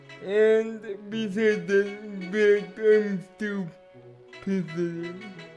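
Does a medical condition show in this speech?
Yes: cerebral palsy.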